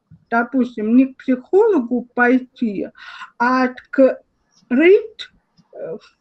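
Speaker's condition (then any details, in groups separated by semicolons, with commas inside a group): Cerebral palsy, spastic diplegia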